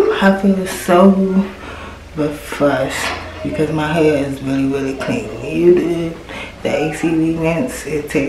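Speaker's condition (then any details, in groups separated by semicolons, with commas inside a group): Cerebral palsy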